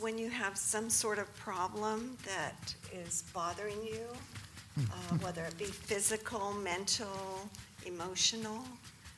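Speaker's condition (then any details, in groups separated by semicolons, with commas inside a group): No condition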